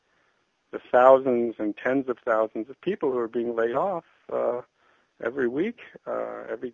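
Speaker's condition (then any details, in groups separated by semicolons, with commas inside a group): No condition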